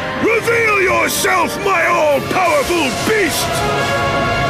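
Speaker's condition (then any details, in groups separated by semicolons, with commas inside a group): No condition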